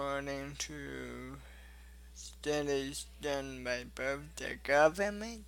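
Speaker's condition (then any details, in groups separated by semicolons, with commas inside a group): Cerebral palsy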